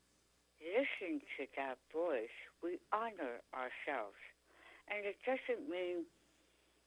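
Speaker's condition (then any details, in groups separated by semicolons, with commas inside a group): Tongue cancer; second surgery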